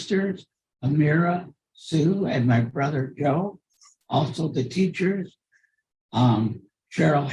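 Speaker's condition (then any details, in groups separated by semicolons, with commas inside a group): Cerebral palsy; from birth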